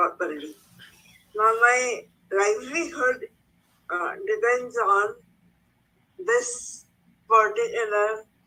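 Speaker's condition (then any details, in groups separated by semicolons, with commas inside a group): Cerebral palsy; speech affected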